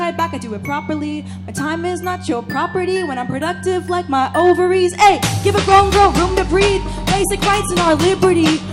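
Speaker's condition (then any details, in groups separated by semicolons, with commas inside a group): No condition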